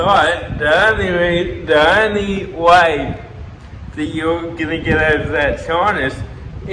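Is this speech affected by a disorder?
Yes: cerebral palsy; from birth, tight muscles.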